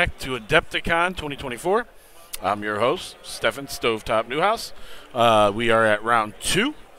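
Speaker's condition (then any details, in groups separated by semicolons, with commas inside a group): No condition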